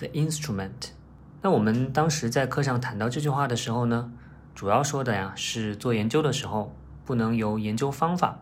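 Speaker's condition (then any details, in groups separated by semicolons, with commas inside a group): No condition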